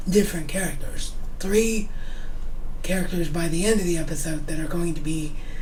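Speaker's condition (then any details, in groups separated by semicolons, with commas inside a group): Cerebral palsy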